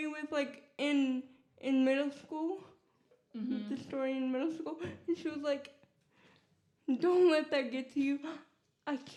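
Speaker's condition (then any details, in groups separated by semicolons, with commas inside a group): Cerebral palsy; core and balance affected, manual wheelchair, slow handwriting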